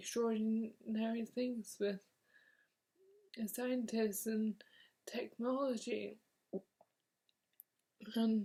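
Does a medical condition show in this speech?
Yes: motor neurone disease; onset in left hand.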